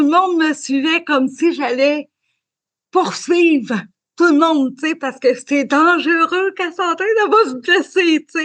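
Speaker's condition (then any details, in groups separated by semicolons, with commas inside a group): Cerebral palsy; spastic diplegic, from birth, many operations, walks with crutches; learning to speak was challenging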